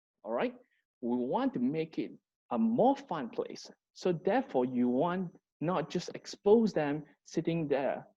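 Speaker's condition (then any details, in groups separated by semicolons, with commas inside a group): No condition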